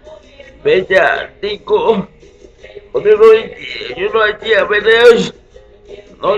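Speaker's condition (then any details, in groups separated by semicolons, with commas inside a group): Cerebral palsy; speech affected by cerebral palsy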